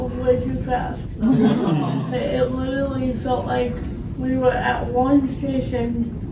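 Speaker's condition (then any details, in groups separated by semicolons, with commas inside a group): Cerebral palsy; intellectual and physical disabilities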